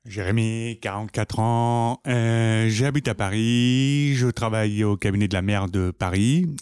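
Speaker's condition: Profound deafness from birth, congenital

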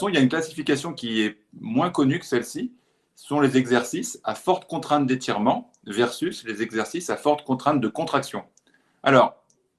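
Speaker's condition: No condition

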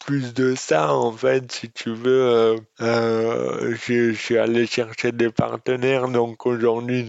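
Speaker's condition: Dystonia; congenital

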